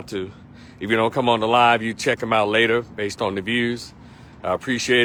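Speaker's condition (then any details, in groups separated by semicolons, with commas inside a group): No condition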